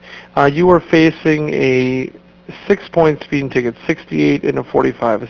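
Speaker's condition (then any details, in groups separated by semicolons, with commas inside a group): No condition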